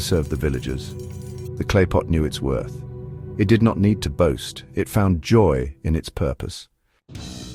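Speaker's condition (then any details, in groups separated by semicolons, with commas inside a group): No condition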